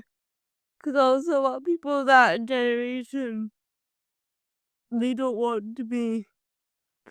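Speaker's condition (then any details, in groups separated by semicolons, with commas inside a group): Cerebral palsy; from birth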